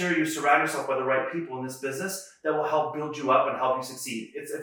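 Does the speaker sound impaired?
No.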